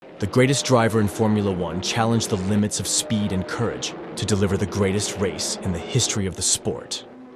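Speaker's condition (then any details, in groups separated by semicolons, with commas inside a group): No condition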